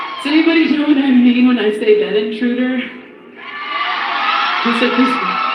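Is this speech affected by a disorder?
No.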